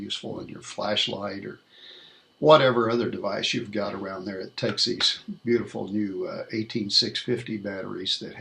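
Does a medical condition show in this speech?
No.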